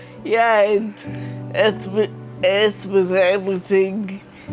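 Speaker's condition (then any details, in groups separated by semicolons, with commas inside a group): Multiple sclerosis; uses wheelchair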